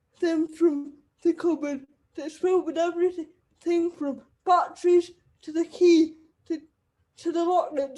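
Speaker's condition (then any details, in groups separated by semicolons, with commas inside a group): Cerebral palsy; wheelchair user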